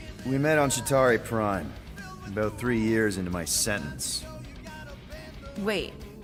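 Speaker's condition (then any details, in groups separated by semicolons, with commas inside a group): No condition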